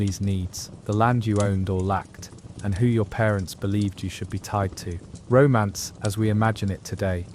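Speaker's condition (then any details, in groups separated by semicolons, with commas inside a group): No condition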